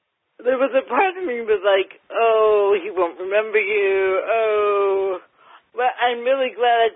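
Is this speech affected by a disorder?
Yes: cerebral palsy; lack of oxygen at birth, not breathing 45 minutes, emergency c-section, diagnosed around age 2, affects gait; mild; mildly affects speech.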